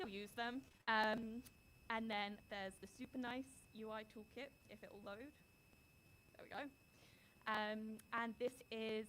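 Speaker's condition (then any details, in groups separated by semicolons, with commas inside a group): No condition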